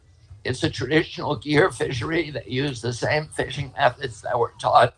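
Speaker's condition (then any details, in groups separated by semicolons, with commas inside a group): Spasmodic dystonia; voice trembles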